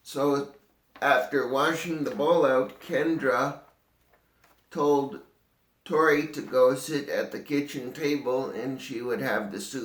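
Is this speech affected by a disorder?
Yes: cerebral palsy.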